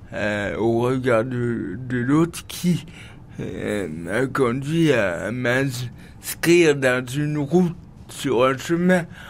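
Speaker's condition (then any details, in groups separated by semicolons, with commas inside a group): Cerebral palsy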